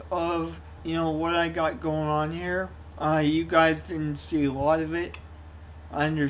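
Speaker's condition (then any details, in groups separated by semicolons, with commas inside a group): Cerebral palsy; only one hand usable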